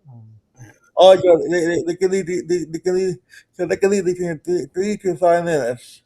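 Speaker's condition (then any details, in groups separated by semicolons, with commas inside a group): Cerebral palsy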